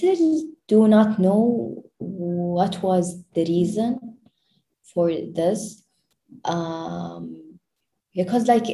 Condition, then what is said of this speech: Stuttering. Yeah, I speak so much better now, confident, and even if I get stuck, I move on.